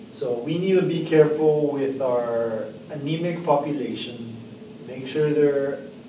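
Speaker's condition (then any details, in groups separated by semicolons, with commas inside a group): No condition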